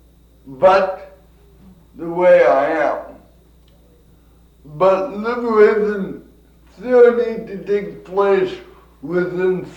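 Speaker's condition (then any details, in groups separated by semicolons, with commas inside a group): Cerebral palsy; from birth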